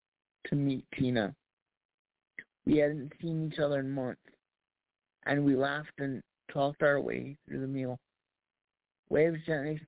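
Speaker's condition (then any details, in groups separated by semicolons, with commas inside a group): Cerebral palsy; voice improved over last year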